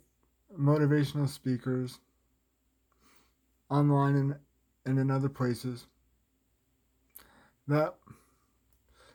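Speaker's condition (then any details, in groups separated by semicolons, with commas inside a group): Cerebral palsy, spastic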